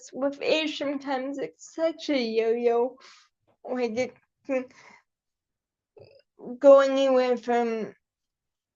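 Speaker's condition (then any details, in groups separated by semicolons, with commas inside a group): Cerebral palsy; quadriplegic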